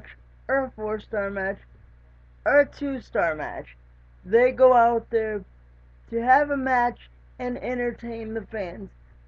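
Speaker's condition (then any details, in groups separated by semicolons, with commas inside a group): Cerebral palsy; lifelong, wheelchair user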